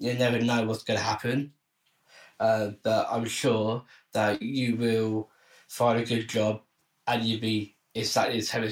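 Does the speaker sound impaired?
Yes: Down syndrome.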